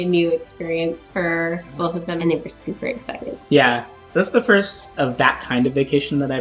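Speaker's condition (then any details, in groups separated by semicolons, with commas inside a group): No condition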